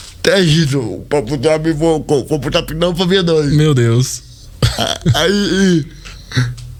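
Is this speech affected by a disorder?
Yes: cerebral palsy; speech not normal.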